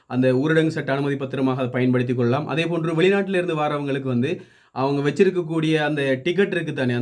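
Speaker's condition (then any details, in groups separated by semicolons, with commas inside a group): No condition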